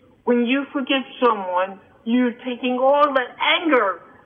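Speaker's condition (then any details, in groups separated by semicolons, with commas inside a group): Cerebral palsy and hearing loss; almost 51 years old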